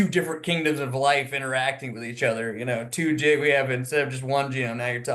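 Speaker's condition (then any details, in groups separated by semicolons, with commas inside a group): No condition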